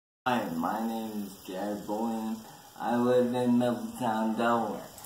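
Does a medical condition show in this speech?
Yes: ALS.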